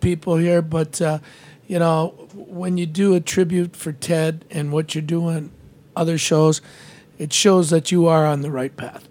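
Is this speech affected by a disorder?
No.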